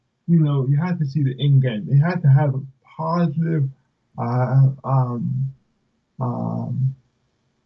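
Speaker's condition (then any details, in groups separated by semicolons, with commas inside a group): Cerebral palsy; affects speech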